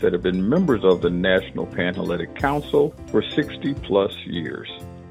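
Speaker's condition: No condition

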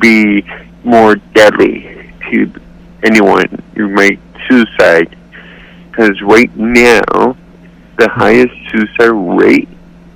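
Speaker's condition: Cerebral palsy; accepts own voice

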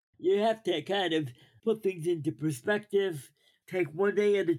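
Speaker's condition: Cerebral palsy; learned walking with braces

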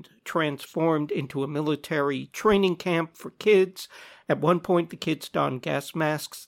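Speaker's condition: No condition

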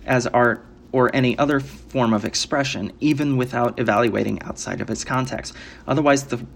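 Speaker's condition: No condition

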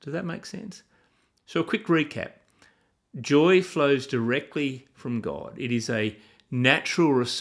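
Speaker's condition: No condition

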